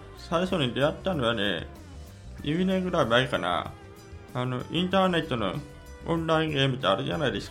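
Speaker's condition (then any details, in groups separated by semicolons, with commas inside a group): Hearing impairment, grade 2; congenital hearing impairment, lip reading, hard-of-hearing class in elementary school; after Hyper Genius method training, follows group conversation to some extent; communicates by spoken language, not sign language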